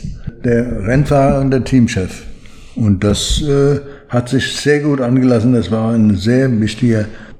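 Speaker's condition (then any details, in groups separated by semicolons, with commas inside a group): Parkinson's disease; slowed movements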